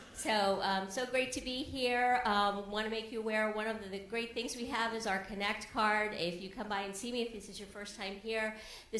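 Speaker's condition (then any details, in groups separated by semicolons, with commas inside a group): No condition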